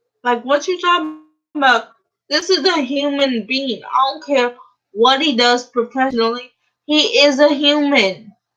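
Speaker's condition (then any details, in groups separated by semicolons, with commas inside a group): Cerebral palsy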